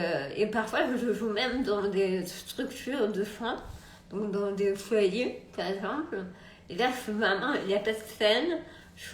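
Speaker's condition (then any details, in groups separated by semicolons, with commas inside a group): Multiple sclerosis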